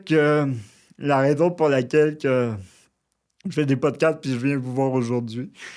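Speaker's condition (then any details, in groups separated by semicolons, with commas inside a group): Cerebral palsy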